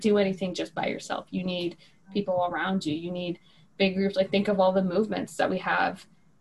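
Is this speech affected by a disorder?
No.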